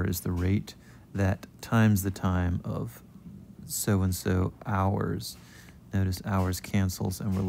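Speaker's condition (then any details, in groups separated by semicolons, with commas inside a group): No condition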